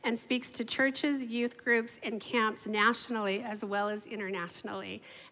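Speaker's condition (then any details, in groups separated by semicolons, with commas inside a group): No condition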